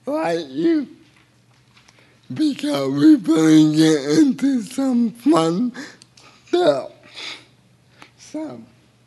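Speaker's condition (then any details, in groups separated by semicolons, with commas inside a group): Cerebral palsy; involuntary hand movements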